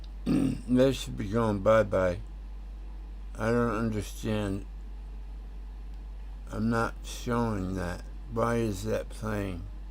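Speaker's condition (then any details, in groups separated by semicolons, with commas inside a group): Tongue cancer; tongue tumor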